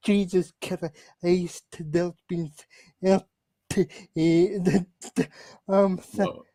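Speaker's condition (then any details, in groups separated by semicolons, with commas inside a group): Cerebral palsy; unable to walk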